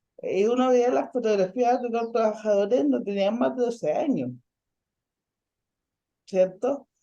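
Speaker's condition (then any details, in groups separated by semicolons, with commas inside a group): Ataxic cerebral palsy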